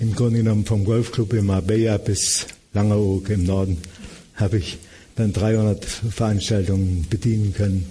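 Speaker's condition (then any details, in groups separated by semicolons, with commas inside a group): Parkinson's disease; almost daily falls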